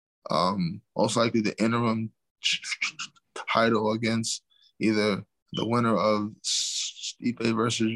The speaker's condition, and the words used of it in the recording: Stuttering. I've always just been like, it's me. I stutter.